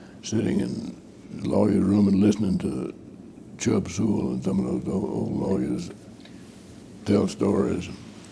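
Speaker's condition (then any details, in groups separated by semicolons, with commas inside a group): Parkinson's disease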